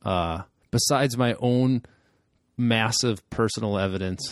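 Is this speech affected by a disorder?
No.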